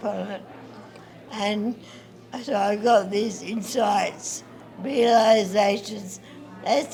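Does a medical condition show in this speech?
Yes: acquired brain injury; acquired during brain stem tumour surgery.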